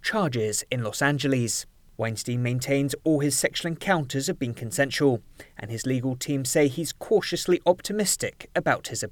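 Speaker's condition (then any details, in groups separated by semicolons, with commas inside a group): No condition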